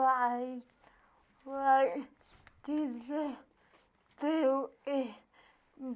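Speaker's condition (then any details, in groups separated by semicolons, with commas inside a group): Cerebral palsy; from birth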